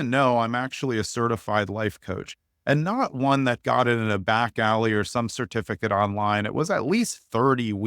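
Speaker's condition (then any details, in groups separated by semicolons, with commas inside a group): No condition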